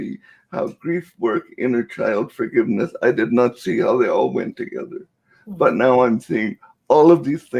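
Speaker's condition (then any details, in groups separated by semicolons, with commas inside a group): Cerebral palsy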